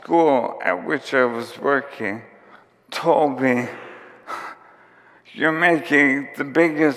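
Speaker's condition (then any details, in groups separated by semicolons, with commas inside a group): ALS; onset with tiredness and clumsiness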